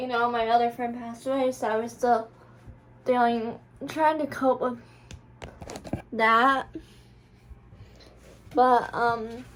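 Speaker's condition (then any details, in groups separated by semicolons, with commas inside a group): Cerebral palsy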